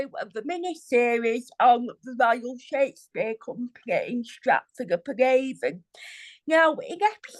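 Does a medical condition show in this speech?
Yes: cerebral palsy; wheelchair user.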